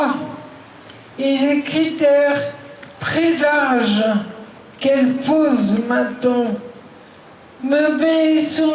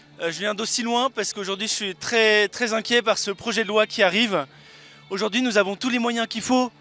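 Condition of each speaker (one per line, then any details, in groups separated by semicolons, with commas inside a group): Friedreich's ataxia; serious, incurable, dependent on others
No condition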